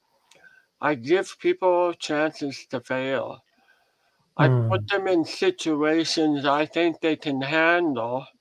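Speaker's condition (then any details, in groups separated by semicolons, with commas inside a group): Head and neck cancer surgery; reconstructive surgery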